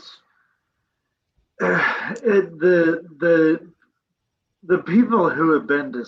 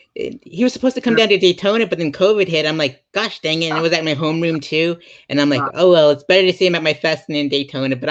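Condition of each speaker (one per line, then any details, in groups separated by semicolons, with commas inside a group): Cerebral palsy; present from birth
No condition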